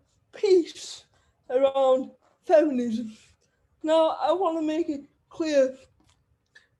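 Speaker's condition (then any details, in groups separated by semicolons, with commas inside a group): Cerebral palsy; wheelchair user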